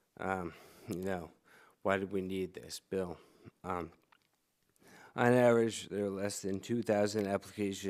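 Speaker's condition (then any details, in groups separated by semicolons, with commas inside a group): ALS; diaphragm weakening, voice may be hard to hear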